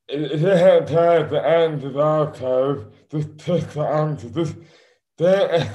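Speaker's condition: Dystonia; affects speech and hands

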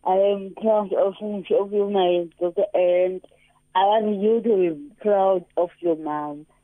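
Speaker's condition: Cerebral palsy; cerebral palsy from birth, previously unable to swim, now swims and competes in adaptive surfing

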